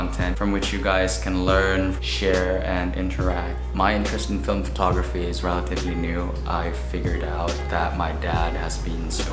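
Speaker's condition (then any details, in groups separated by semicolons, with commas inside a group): No condition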